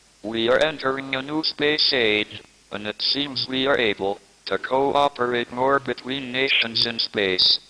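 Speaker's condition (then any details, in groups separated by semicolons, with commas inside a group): MND, speech-generating device; tracheostomy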